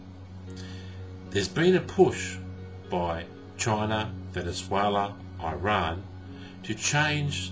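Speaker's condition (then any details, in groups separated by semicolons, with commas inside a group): No condition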